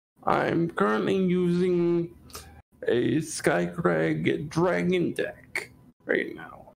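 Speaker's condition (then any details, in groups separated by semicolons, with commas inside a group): Cerebral palsy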